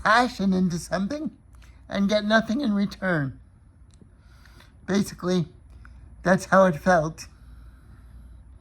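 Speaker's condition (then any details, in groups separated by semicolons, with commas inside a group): Cerebral palsy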